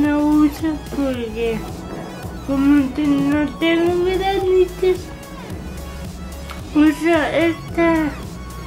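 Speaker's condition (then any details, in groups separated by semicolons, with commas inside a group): Cerebral palsy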